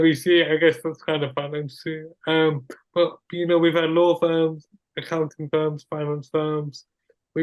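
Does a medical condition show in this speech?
Yes: cerebral palsy; acquired after birth, wheelchair user, many childhood surgeries.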